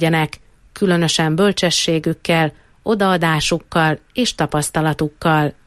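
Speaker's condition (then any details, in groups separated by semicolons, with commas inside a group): No condition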